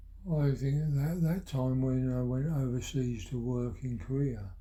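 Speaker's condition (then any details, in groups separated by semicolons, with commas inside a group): Parkinson's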